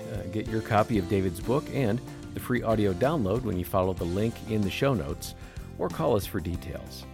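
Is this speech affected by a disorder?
No.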